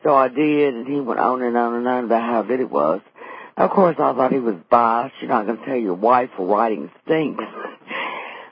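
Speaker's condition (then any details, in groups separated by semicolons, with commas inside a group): Vocal cord paralysis after stroke, unilateral vocal fold paralysis; types with one hand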